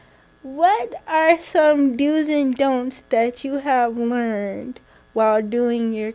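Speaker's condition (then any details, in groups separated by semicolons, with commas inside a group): Cerebral palsy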